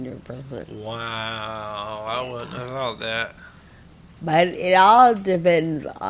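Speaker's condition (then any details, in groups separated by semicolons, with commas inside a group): Friedreich ataxia, severe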